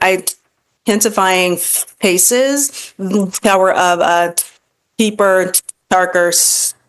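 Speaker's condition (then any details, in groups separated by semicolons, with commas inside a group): Stuttering; lifelong stuttering; long-standing fear of talking, past avoidance of carrying conversations, stuttering held back career; prolonged sounds, blocks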